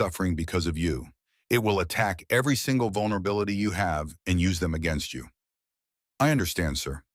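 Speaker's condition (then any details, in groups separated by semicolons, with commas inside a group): No condition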